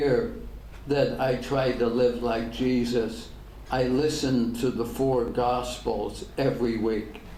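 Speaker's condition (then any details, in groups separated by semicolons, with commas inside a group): ALS; degenerative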